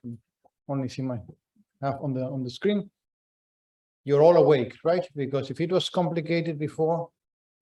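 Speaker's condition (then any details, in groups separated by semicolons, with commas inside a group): No condition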